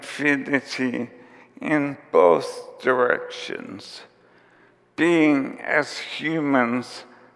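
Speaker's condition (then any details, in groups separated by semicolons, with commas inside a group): ALS; onset with tiredness and clumsiness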